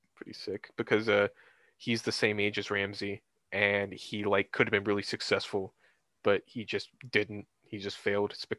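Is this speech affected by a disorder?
No.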